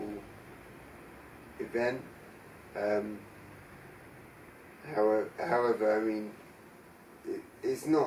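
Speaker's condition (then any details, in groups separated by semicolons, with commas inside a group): Traumatic brain injury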